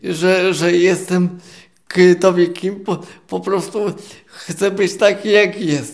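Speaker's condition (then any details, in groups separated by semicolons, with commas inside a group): Cerebral palsy, quadriplegic; four-limb involvement, born premature at seven months, six weeks in incubator, wheelchair user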